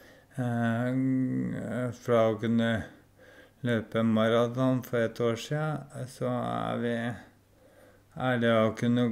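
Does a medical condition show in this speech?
Yes: ALS.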